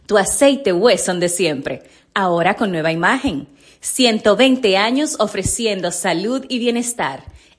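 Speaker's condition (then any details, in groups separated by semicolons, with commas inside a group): No condition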